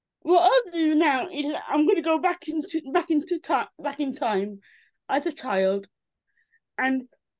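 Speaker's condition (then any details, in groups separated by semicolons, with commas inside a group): Cerebral palsy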